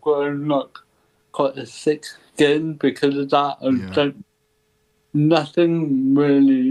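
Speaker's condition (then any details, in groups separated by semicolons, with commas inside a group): Cerebral palsy; ataxic type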